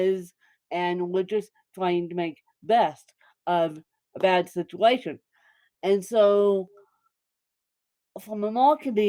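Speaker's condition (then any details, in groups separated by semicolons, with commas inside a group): Cerebral palsy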